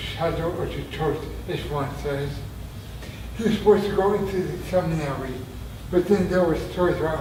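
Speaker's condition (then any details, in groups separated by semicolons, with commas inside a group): Traumatic brain injury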